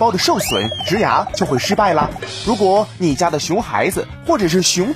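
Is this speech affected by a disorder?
No.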